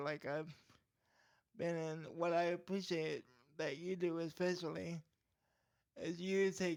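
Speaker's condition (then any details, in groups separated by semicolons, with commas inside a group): Cerebral palsy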